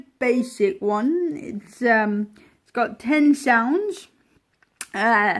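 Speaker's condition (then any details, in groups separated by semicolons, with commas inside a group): Cerebral palsy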